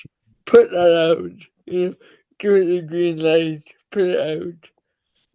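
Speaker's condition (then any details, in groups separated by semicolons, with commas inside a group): Cerebral palsy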